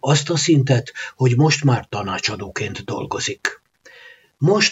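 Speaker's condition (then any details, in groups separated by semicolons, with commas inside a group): No condition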